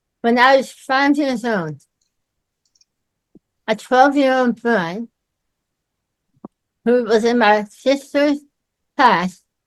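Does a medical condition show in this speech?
Yes: myasthenia gravis.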